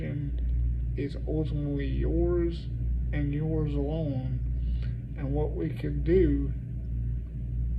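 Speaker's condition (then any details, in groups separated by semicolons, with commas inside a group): Cerebral palsy; has had speech therapy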